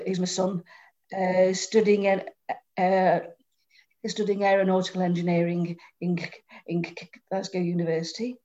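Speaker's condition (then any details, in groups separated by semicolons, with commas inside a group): Stammer; stammer since childhood, speech therapy at age 13 with other boys, covert stuttering earlier in working life; adult, stammers openly, adult speech and language therapy, discloses stutter on phone when nervous; stutter obvious when introducing own name, silences or pauses; repeated words, prolonged sounds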